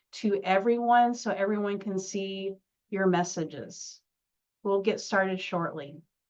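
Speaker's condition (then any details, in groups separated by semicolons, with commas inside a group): No condition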